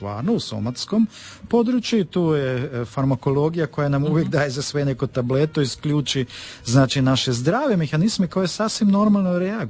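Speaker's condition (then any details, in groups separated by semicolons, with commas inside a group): No condition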